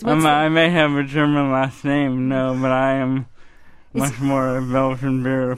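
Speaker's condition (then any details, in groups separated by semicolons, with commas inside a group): ALS, slow progressing; onset at Middlebury, diagnosed at 21 by Forbes Norris clinic, weak running, cup trouble; over 4 years since diagnosis, still walking, no wheelchair, on Ryaltek since diagnosis; communicates without communication device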